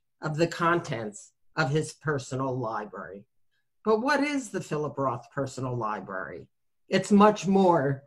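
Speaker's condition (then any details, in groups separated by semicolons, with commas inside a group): No condition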